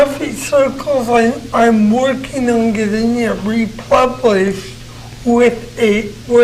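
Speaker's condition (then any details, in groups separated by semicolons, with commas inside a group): Cerebral palsy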